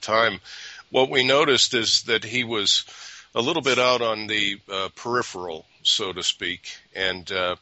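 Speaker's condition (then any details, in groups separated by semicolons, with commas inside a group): No condition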